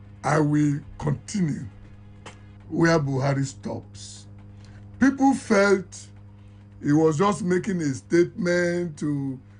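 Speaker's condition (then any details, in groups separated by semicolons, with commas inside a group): No condition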